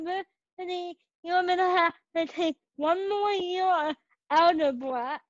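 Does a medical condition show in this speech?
Yes: cerebral palsy; present from birth; age 21.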